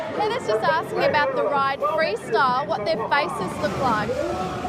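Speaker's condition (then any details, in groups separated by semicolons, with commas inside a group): No condition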